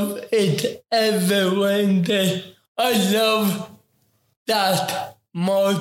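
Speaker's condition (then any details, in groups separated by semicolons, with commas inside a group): Ataxic cerebral palsy; affects talking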